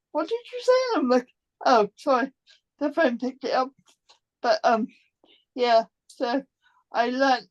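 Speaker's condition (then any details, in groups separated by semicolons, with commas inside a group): Cerebral palsy; complex form, present from birth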